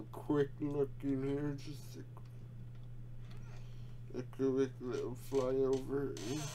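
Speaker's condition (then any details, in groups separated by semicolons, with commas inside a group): Quadriplegic cerebral palsy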